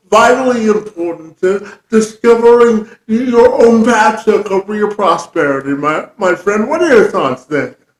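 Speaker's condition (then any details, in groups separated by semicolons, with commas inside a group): Cerebral palsy; from birth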